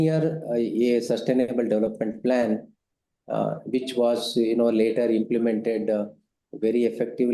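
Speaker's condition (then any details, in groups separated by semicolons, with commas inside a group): No condition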